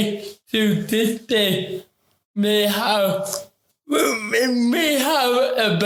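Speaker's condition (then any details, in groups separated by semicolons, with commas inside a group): Ataxic cerebral palsy; affects talking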